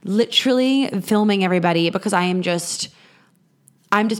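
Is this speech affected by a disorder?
No.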